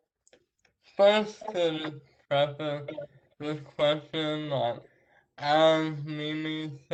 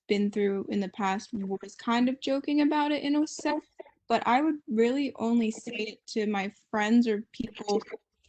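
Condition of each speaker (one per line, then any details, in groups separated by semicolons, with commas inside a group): Traumatic brain injury
No condition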